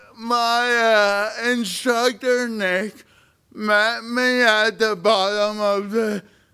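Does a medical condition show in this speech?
Yes: spastic cerebral palsy.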